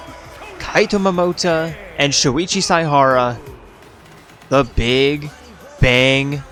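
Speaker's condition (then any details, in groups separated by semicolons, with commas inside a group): No condition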